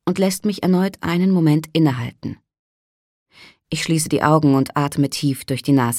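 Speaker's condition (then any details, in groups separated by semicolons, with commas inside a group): No condition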